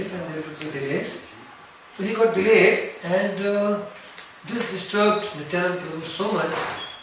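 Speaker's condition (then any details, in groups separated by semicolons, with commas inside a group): No condition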